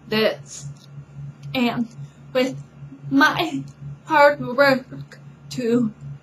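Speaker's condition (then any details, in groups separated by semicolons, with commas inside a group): Multiple sclerosis; 12 years since diagnosis, shaking for four years; speech affected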